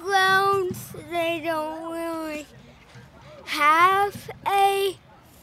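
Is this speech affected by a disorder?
Yes: cerebral palsy; present from birth; child; young voice.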